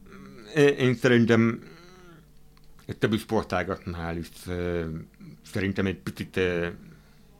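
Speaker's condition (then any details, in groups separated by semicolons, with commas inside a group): Hearing impairment; hard of hearing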